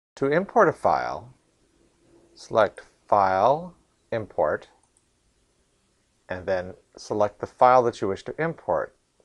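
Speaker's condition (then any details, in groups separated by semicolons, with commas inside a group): No condition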